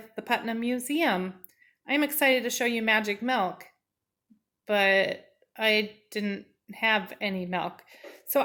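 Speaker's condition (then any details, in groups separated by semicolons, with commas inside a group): No condition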